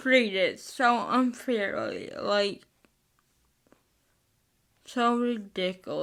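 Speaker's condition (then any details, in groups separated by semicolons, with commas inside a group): Spastic cerebral palsy, mixed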